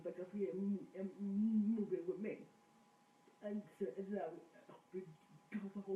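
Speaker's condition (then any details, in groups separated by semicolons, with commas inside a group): Cerebral palsy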